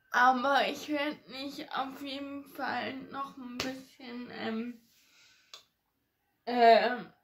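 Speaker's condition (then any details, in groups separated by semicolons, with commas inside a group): Ataxia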